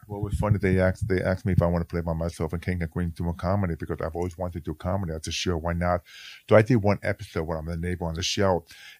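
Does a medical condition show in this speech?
Yes: hearing loss; severe speech impediment as a child.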